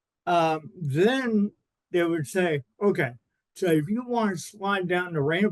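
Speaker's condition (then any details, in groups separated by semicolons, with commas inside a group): Cerebral palsy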